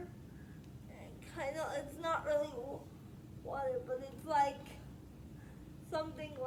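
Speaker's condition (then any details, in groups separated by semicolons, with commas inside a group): Spastic quadriplegic cerebral palsy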